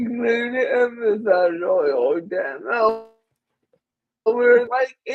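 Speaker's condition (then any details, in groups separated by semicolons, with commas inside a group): Cerebral palsy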